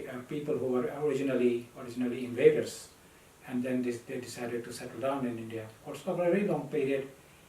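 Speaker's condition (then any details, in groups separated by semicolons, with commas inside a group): No condition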